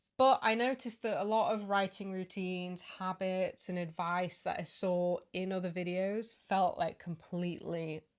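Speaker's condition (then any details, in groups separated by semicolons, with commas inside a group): No condition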